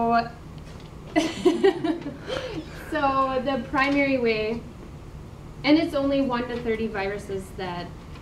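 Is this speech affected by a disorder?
No.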